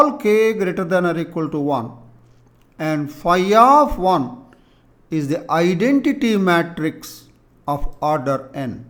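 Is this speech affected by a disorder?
No.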